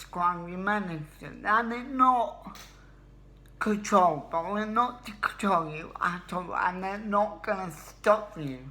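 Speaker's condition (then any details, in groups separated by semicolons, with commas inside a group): Cerebral palsy; obvious speech impediment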